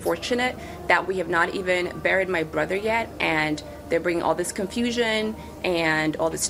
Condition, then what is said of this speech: No condition.